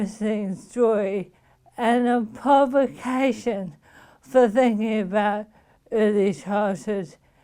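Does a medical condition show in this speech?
Yes: motor neuron disease.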